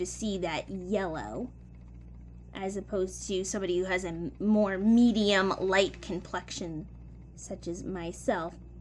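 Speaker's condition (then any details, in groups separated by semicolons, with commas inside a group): No condition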